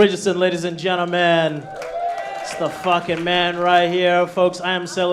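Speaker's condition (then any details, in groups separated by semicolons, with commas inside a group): No condition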